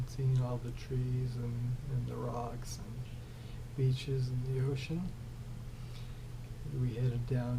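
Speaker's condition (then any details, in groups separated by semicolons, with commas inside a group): ALS; arms, neck and throat affected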